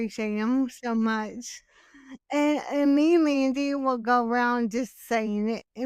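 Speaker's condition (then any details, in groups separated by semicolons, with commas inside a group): Cerebral palsy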